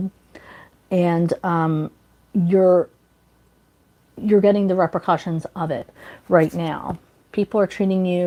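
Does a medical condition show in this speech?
No.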